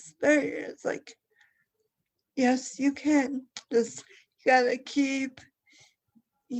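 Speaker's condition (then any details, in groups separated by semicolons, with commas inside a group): Cerebral palsy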